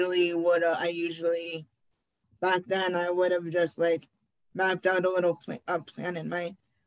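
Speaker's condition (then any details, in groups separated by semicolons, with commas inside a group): Cerebral palsy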